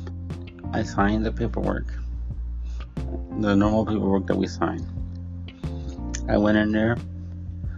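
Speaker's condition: Cerebral palsy; pre-op sedatives

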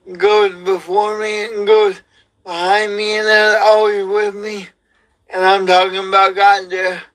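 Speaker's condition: Cerebral palsy; wheelchair user

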